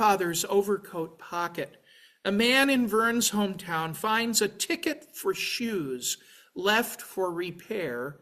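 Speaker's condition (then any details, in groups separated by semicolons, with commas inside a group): No condition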